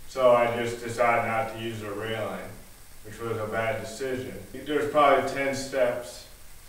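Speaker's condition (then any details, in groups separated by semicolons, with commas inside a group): Cerebral palsy, spastic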